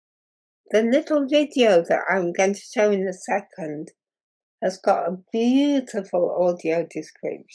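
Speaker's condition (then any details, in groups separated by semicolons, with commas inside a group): Muscular dystrophy; progressive muscle wasting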